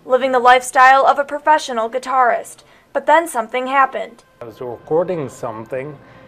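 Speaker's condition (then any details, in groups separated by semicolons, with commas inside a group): No condition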